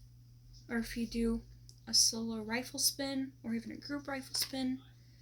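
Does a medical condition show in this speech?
No.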